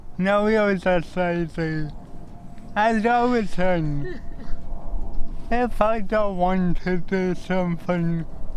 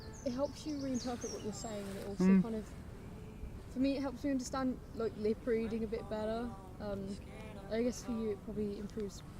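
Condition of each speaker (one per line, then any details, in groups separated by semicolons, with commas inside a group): Cerebral palsy; speech improved over time
No condition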